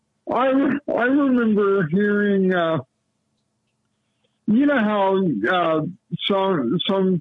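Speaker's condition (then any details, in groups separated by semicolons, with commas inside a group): Cerebral palsy; lifelong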